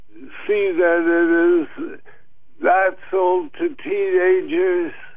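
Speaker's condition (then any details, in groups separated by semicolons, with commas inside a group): Parkinson's disease, mild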